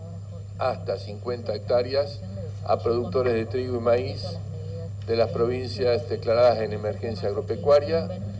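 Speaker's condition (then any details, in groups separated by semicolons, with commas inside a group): No condition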